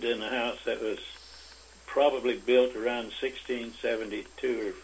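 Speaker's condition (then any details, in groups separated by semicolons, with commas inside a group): Parkinson's disease; about 25 years since onset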